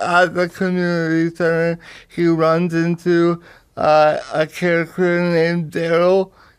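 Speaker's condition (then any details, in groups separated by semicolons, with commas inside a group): Cerebral palsy; power wheelchair user, personal support worker 6 hours weekly, mother toilets, washes, cooks, dresses, drives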